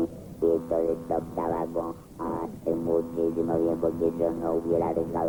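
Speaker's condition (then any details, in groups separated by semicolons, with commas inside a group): Laryngectomy; after laryngeal cancer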